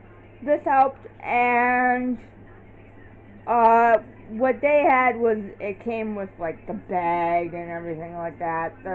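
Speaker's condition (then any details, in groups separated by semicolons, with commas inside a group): Cerebral palsy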